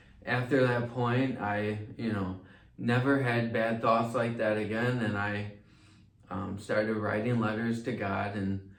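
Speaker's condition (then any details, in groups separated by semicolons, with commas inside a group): Mild cerebral palsy; mild, from birth; slight speech slur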